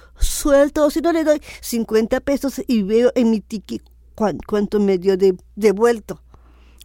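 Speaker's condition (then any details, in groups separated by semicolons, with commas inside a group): Down syndrome; adult woman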